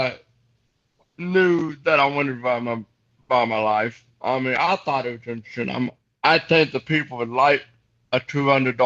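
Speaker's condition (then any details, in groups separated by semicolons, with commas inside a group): Cerebral palsy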